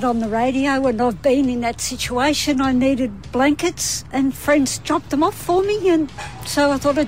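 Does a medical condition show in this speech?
No.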